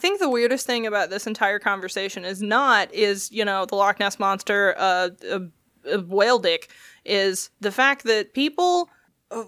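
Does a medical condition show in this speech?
No.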